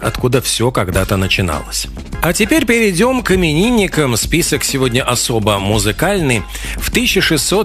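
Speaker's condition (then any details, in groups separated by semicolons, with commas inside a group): No condition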